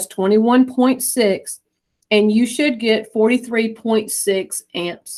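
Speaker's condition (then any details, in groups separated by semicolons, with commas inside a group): No condition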